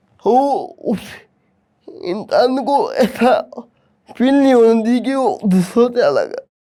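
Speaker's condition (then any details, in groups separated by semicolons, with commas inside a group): Cerebral palsy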